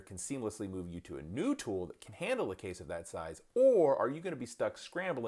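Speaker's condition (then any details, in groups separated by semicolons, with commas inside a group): No condition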